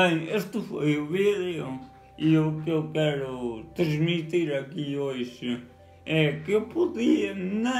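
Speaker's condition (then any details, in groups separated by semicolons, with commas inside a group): Cerebral palsy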